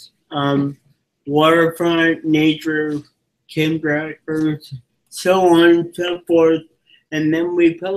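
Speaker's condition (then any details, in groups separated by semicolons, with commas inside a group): Cerebral palsy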